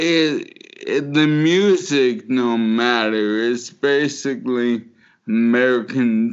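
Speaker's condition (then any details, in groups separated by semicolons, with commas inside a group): Motor neuron disease; can no longer dance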